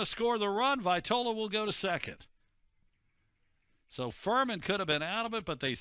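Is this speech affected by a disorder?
No.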